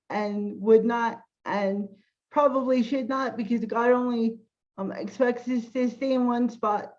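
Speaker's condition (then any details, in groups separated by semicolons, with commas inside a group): Cerebral palsy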